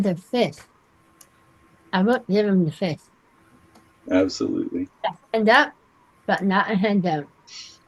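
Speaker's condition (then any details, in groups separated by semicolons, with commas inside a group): Myasthenia gravis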